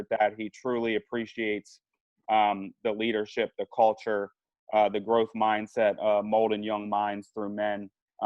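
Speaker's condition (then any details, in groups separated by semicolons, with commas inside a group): No condition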